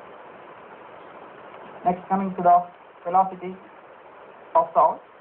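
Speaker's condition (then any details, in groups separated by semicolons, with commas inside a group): No condition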